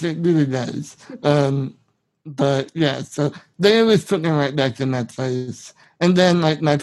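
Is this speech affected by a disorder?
Yes: spinal muscular atrophy, severe; subtitles provided for guest's speech in video version.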